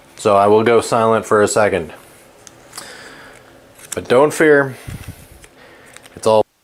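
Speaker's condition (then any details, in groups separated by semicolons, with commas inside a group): No condition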